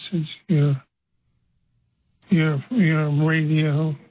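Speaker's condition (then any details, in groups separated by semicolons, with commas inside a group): Parkinson's disease; 12 years since onset, progressively worsening; losing ability to walk and talk, condition getting worse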